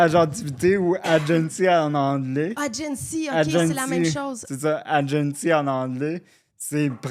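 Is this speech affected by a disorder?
Yes: cerebral palsy.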